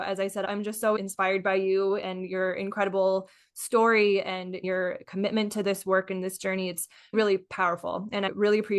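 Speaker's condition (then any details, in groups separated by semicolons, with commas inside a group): No condition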